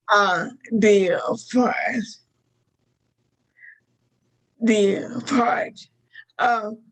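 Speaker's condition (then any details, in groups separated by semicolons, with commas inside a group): Motor neuron disease; severe spasticity in hips and legs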